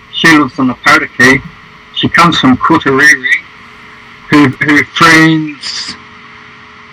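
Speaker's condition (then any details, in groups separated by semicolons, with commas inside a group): Stutter; sometimes takes longer to get words out; repeated sounds, prolonged sounds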